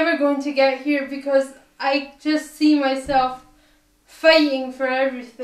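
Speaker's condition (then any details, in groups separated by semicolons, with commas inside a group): Cerebral palsy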